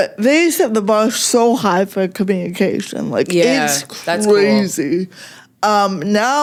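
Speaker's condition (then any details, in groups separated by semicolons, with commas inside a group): Cerebral palsy; speech most affected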